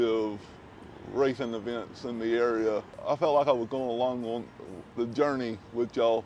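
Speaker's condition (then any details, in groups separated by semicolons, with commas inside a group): Cerebral palsy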